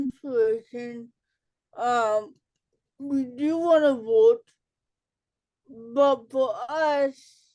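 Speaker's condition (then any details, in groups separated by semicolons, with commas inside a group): Cerebral palsy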